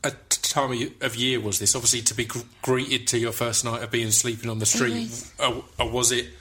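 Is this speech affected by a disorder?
Yes: stutter; long-standing stutter, known to regular listeners; very nervous recording over serious subject; stuttered more than on any other episode, due to nerves over serious subject; here repeated sounds.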